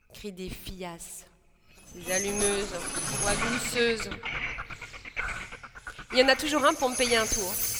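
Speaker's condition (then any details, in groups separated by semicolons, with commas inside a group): No condition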